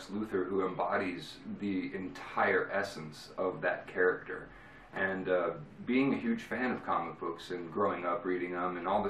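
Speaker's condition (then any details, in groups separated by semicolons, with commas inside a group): No condition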